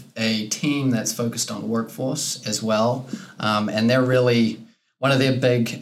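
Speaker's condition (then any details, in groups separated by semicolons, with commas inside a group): No condition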